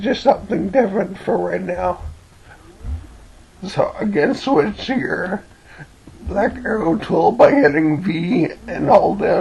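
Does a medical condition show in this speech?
Yes: cerebellar ataxia from brain tumour.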